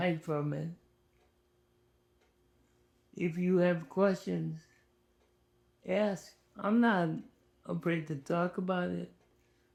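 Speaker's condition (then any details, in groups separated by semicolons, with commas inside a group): ALS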